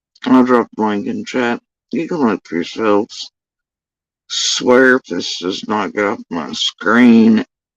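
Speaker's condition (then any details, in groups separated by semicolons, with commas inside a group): Facial paralysis after surgery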